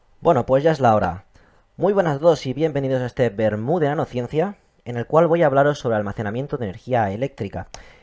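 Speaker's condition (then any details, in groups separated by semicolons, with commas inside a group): No condition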